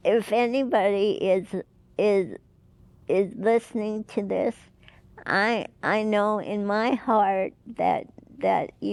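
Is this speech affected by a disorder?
Yes: cerebral palsy.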